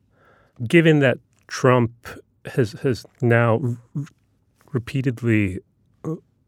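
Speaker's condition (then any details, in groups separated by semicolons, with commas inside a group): Stutter; neurological disorder; loses eye contact while stuttering; repeated words, prolonged sounds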